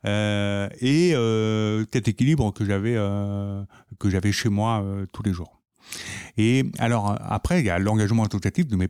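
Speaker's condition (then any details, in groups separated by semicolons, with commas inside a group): Profound deafness from birth; profound congenital deafness, behind-the-ear hearing aids, cued speech (LPC), sign language learned later, younger sister also deaf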